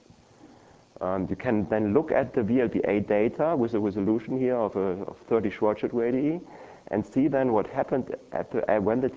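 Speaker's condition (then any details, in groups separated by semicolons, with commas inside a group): No condition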